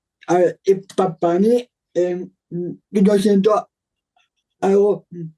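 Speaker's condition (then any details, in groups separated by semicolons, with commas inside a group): Down syndrome; Down syndrome from birth, genetic; attending speech therapy (logopedia) with Sara, prevocational training at association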